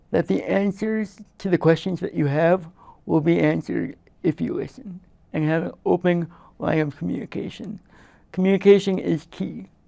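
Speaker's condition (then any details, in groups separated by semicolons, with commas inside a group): Quadriplegic cerebral palsy; affects speech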